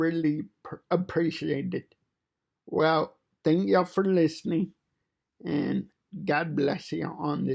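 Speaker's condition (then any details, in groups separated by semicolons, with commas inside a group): Cerebral palsy; fine motor impairment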